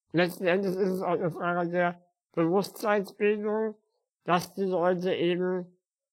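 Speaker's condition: Spinal muscular atrophy; uses wheelchair

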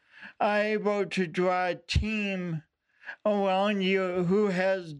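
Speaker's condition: Speech impediment; since childhood, affects voice and coordination

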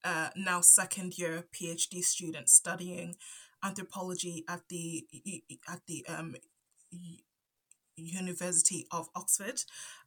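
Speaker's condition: Stutter; onset around age 5 after move from Zambia to UK, none before per parents, cause unknown; adult, ongoing stutter; stutters here and there, stutter affects talking, often stays quiet to avoid stuttering; repeated words, blocks

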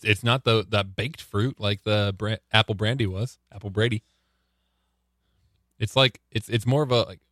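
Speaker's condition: No condition

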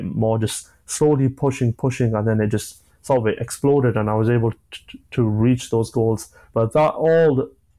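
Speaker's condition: Stammering; stammer since childhood, early NHS speech and language therapy in group with others who stammer, told could never speak fluently; not a fluent speaker, openly admits stammer; repeated words, prolonged sounds

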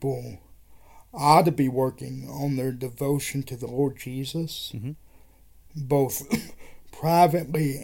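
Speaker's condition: Cerebral palsy; wheelchair user

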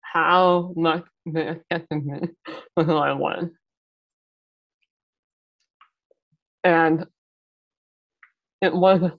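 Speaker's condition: Muscular dystrophy; mild speech impairment

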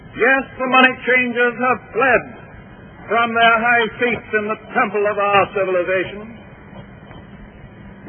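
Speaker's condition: No condition

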